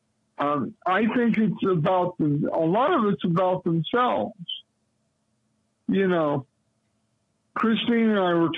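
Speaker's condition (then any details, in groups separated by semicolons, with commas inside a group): Cerebral palsy; lifelong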